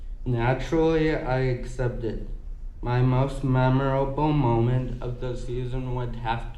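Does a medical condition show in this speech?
Yes: cerebral palsy.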